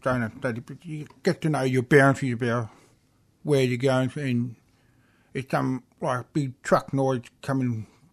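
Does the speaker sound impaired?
Yes: hearing loss with cochlear implants; right implant 10-11 years ago, left 2-3 years later, 4-hour operation, dead hair cells, formerly hearing aids; both implants, number seven model Bluetooth phone streaming, telecoil via Cochlear app, hears fridge motor; asks others to speak slowly, struggles when people talk quickly.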